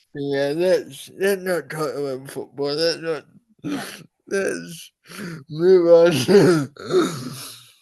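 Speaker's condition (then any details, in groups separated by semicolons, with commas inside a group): Cerebral palsy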